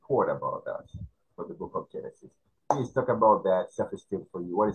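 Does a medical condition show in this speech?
No.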